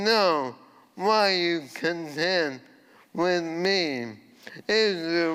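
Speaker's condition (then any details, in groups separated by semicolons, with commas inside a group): ALS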